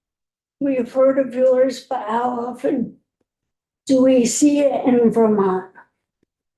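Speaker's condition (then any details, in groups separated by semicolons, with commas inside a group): ALS; voice obviously deteriorating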